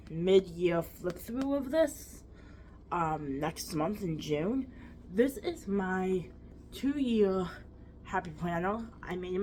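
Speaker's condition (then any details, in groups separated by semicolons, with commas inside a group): Cerebral palsy, quadriplegic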